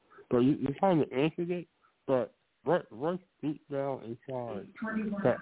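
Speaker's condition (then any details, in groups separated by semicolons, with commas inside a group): Cerebral palsy; cerebral palsy since birth; speech may sound drunk to radio listeners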